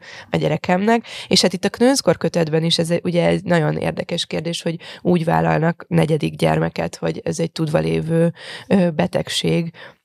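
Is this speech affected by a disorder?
No.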